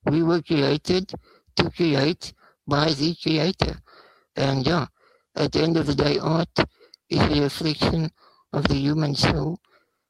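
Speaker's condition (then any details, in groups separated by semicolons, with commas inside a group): Spinal muscular atrophy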